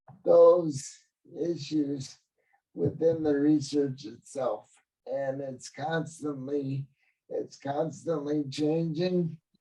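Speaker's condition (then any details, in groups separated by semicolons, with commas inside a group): Cerebral palsy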